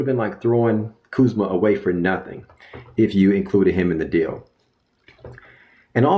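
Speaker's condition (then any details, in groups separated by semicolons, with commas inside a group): No condition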